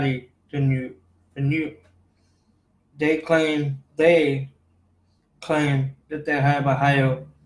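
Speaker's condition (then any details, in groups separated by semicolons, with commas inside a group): Cerebral palsy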